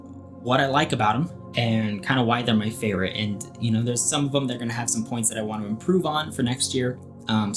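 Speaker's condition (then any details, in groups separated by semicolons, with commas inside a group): No condition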